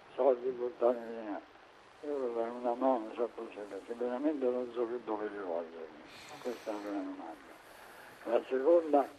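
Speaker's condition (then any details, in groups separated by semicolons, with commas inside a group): Amyotrophic lateral sclerosis; diagnosed after medical visits and diagnostic exams, diagnosis made quickly by 35-year-old researcher, currently 58; treating physician Giuseppe Stipa, Santa Maria Hospital of Terni, struggling with treatment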